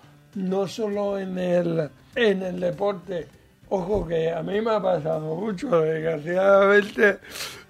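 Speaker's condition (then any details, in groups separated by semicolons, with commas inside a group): Cerebral palsy; mild, lesser degree of disability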